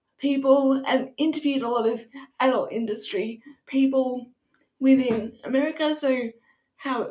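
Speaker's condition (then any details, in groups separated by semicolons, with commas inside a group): Cerebral palsy; wheelchair user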